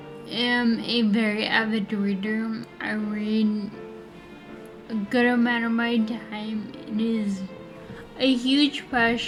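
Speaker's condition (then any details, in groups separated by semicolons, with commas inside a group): Friedreich's ataxia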